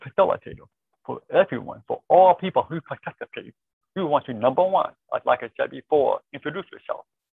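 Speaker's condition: Deafness; born deaf, cochlear implant

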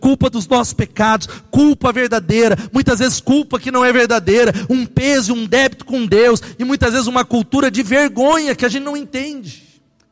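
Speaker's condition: No condition

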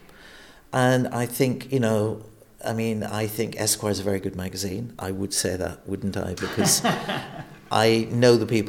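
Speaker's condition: No condition

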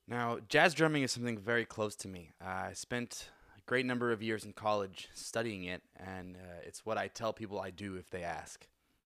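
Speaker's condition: No condition

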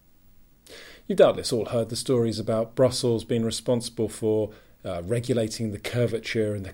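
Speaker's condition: No condition

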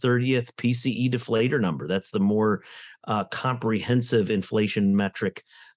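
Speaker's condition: No condition

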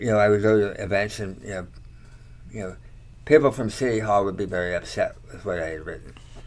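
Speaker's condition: Tongue cancer surgery; three or four tongue surgeries

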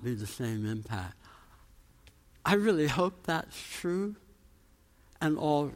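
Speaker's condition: Tongue cancer, jaw reconstruction, osteonecrosis of jaw after radiation; healing after implant surgery

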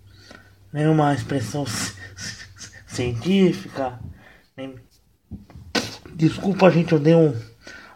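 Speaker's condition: Cerebral palsy, mild; wheelchair user

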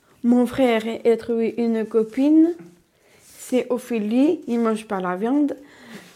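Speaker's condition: Down syndrome (trisomy 21)

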